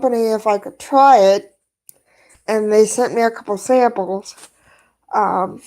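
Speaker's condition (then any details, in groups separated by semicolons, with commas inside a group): Cerebral palsy; both hands affected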